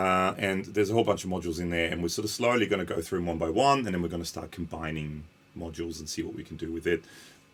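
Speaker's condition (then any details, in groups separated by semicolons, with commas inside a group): No condition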